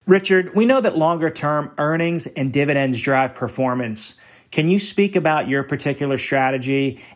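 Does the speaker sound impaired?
No.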